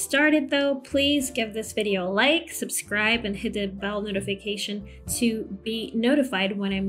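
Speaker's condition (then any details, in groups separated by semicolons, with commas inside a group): No condition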